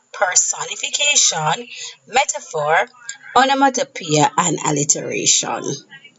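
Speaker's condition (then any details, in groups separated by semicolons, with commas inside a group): No condition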